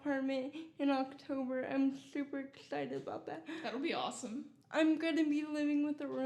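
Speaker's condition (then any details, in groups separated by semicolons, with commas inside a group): Cerebral palsy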